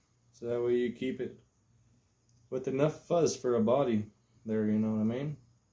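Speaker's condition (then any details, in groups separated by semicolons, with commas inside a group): No condition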